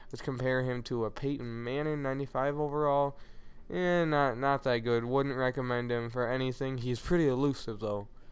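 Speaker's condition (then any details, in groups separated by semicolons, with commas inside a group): No condition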